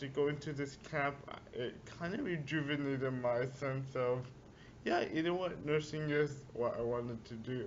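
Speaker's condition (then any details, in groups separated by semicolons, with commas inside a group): Cerebral palsy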